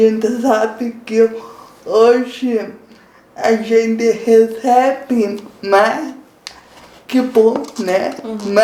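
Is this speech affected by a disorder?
Yes: cerebral palsy; impaired diction.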